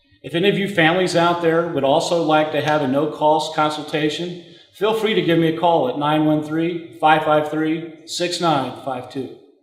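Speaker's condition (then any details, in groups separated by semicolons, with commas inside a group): No condition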